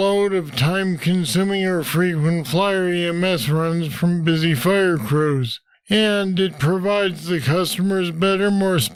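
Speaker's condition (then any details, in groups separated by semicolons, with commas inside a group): Parkinson's disease; deep brain stimulators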